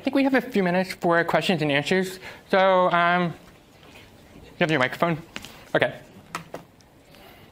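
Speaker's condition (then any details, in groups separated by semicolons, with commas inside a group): Deafness; uses American Sign Language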